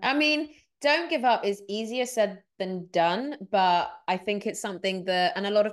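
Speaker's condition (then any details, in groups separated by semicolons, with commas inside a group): No condition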